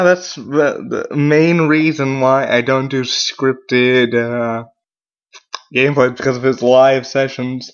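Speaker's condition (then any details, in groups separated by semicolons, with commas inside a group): Cerebral palsy; mild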